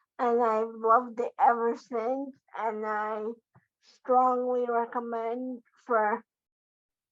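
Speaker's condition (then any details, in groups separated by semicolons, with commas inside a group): Cerebral palsy quadriplegia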